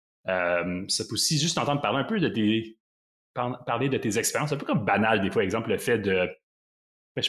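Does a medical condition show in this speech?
Yes: stuttering; long-standing stuttering, expected to persist for life; uses toolbox of strategies, discloses stuttering openly, no longer hides it; stutters openly without masking; here repeated sounds.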